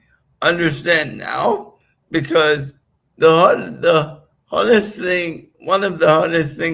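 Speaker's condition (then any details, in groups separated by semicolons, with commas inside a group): Right-sided physical disability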